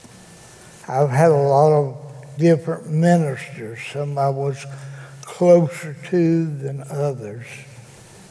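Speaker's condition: Cerebral palsy; still able to speak

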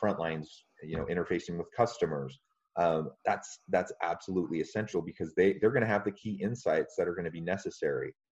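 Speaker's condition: No condition

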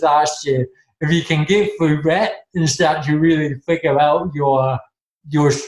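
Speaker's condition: Cerebral palsy; talking and coordination

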